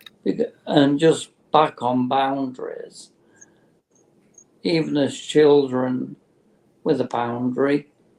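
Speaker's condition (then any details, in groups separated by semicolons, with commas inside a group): Motor neurone disease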